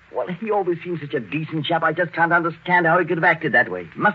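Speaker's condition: No condition

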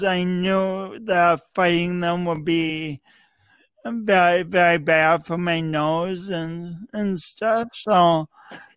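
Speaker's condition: Cerebral palsy; speech impediment evident tonight

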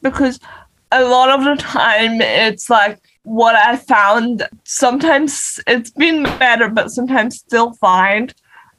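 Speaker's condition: Cerebral palsy; non-progressive

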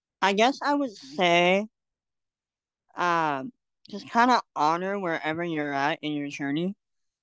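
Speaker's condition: Cleft lip and palate; frequent illness and hospital stays in first year

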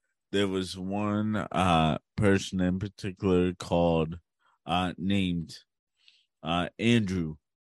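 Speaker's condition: Cerebral palsy; since birth

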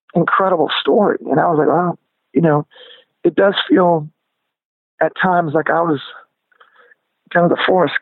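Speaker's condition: Spasmodic dysphonia; voice lost power, grew weaker, lost control, could not hit notes, range shrank high and low, lost singing

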